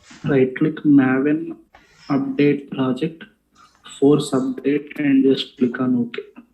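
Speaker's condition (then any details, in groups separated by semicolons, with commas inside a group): No condition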